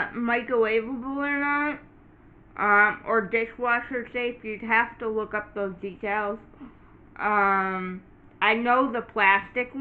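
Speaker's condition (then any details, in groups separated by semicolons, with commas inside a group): Cerebral palsy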